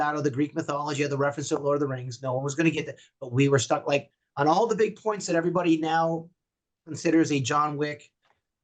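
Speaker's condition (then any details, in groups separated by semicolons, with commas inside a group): No condition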